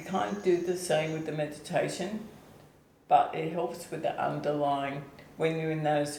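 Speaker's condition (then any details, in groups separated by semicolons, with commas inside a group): ALS/MND; onset foot drop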